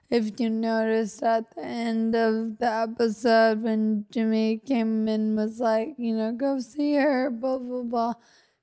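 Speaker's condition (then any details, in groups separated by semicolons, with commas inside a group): Friedreich's ataxia; wheelchair user, gets around and functions independently, partner Matt makes daily life easier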